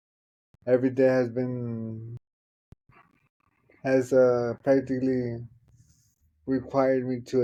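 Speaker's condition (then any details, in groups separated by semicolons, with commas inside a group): Traumatic brain injury; left side affected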